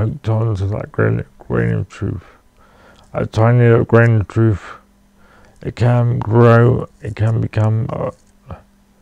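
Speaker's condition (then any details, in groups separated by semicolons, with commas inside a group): Cerebral palsy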